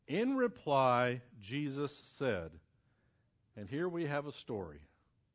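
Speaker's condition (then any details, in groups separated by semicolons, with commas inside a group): No condition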